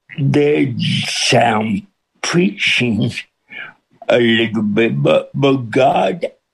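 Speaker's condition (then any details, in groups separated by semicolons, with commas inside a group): Cerebral palsy with speech impediment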